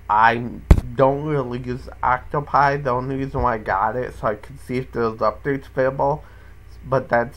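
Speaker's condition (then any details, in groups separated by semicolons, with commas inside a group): Cerebral palsy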